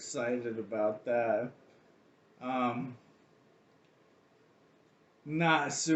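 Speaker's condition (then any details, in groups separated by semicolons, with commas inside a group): ALS; can still talk a little, breathing tests good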